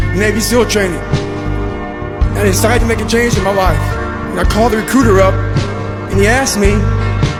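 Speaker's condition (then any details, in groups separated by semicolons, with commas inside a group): No condition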